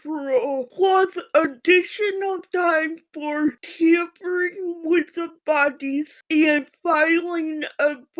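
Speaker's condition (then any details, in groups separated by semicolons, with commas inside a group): Physical speech impairment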